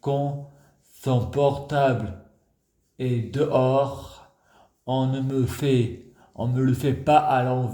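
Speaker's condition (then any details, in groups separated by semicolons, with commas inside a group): Multiple sclerosis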